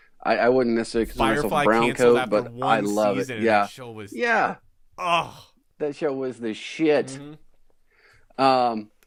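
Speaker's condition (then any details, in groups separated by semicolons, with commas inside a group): No condition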